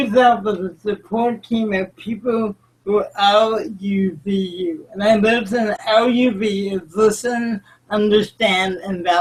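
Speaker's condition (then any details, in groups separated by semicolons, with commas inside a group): Cerebral palsy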